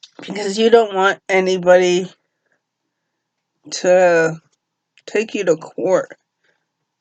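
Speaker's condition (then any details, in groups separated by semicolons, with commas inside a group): Cerebral palsy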